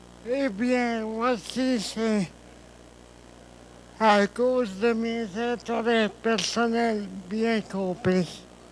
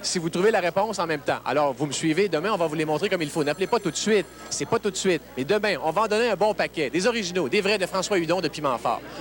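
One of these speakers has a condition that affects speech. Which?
The first: cerebral palsy.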